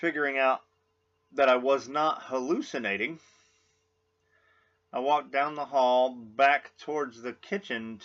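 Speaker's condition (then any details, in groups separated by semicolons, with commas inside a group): No condition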